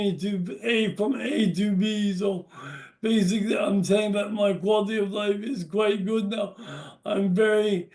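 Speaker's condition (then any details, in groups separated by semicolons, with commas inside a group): Brain injury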